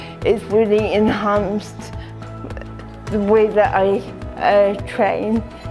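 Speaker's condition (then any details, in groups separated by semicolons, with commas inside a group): Cerebral palsy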